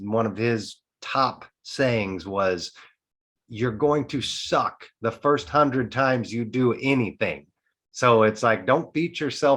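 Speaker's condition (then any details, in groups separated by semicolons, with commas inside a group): No condition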